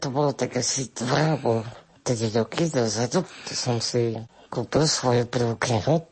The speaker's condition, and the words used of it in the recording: Spinal muscular atrophy. Nemohli by ste hýbať končatinami, dýchať a hovoriť by vám umožňoval prístroj a bez pomoci druhého človeka by ste v podstate nemohli existovať.